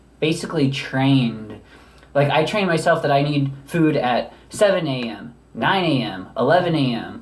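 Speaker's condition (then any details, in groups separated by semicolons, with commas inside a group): No condition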